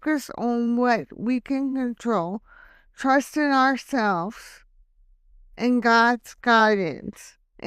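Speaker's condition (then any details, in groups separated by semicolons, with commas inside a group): Hemiplegic cerebral palsy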